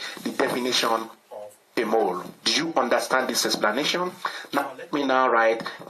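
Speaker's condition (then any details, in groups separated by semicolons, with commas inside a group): No condition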